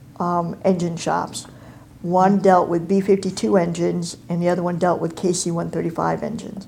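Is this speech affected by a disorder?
Yes: cleft palate and cleft lip; congenital.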